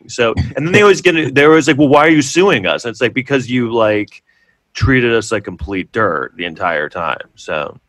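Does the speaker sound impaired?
No.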